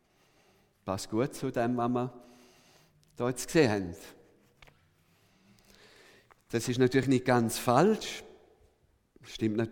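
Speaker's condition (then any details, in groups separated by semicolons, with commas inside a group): No condition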